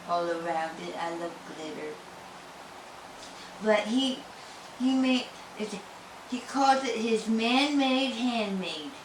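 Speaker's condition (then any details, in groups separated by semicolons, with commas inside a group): Tongue cancer; had speech therapy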